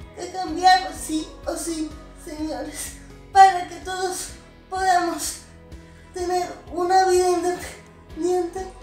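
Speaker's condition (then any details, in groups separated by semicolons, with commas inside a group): Cerebral palsy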